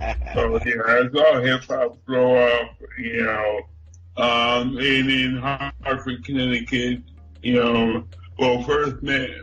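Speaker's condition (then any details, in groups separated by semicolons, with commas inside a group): Cerebral palsy; no ambulance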